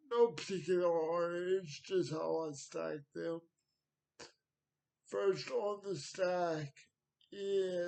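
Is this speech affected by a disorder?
Yes: cerebral palsy.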